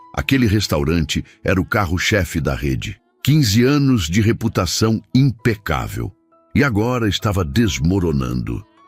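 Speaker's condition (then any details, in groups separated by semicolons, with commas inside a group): No condition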